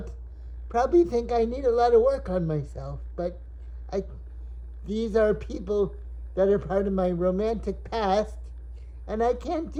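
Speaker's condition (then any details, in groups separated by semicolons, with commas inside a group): Cerebral palsy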